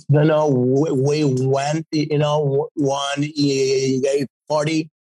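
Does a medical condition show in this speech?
Yes: stutter; stutter goes away when singing; here repeated sounds, prolonged sounds.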